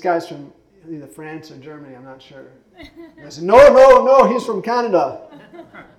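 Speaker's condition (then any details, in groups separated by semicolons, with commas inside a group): Parkinson's; cognitive issues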